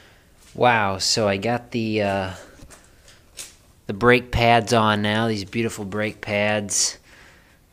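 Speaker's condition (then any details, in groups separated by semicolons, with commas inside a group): No condition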